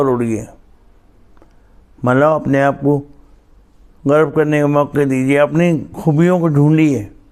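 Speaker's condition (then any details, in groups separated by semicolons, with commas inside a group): Cerebral palsy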